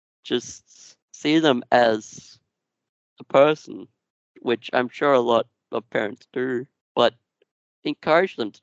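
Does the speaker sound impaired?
Yes: Duchenne muscular dystrophy; progressive.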